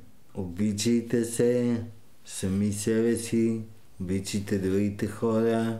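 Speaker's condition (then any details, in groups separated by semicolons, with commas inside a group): Cerebral palsy; oxygen loss at birth, stroke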